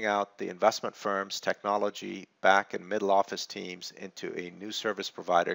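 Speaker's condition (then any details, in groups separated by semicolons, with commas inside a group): No condition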